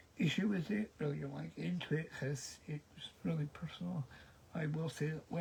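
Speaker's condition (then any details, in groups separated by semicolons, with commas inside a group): Cerebral palsy; present since birth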